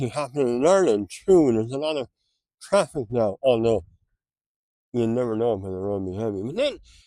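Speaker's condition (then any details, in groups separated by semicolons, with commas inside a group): Mouth cancer surgery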